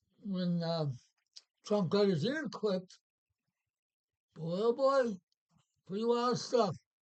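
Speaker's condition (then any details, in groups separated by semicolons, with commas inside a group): Parkinson's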